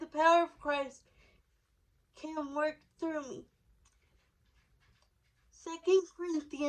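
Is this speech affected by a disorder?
Yes: cerebral palsy.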